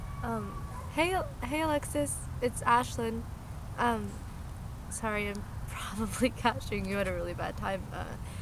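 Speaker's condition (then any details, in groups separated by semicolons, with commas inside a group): No condition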